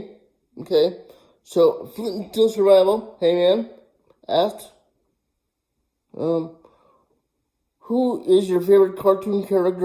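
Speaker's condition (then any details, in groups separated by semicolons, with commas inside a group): Cerebral palsy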